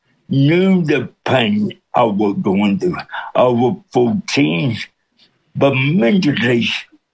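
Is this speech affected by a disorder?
Yes: cerebral palsy with speech impediment; congenital cerebral palsy.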